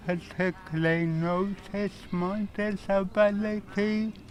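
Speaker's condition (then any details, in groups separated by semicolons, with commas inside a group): Cerebral palsy; speech improved over time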